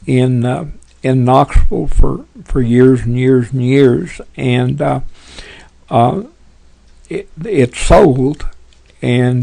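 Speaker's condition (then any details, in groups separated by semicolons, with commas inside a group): Parkinson's; tremors as early symptom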